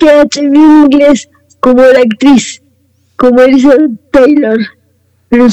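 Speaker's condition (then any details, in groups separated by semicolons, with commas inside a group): Cerebral palsy; wheelchair user, some leg movement, more mobility as child, never walked with canes, needs assistance; voice and way of speaking affected by cerebral palsy, per host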